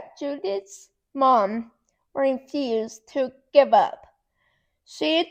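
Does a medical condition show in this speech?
Yes: cerebral palsy; affects muscles.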